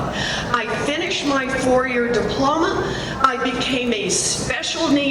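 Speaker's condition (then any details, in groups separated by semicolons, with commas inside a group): No condition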